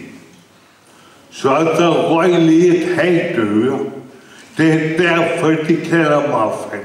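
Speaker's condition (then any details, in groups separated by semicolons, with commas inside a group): Brain injury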